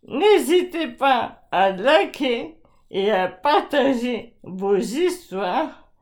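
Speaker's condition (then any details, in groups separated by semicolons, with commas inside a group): ALS (Charcot's disease); progressive muscle atrophy throughout body, leading toward complete paralysis; sees speech therapist; voice very severely affected, gradually deteriorating, articulation problems, not a mental impairment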